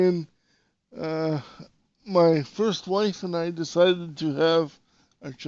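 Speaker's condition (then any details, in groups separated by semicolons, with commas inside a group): Cerebral palsy; voice fluctuations, tension, back spasms hinder speaking, strong voice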